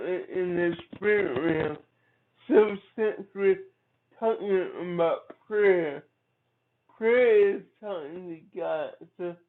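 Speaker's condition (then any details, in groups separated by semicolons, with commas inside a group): Cerebral palsy; from birth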